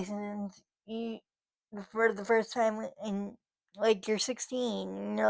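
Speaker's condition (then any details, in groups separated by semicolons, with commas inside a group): Cerebral palsy, spastic; from birth, muscle spasms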